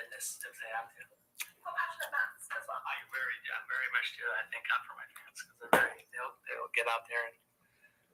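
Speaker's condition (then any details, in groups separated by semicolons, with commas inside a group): No condition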